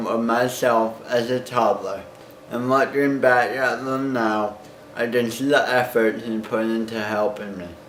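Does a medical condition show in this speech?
Yes: cerebral palsy.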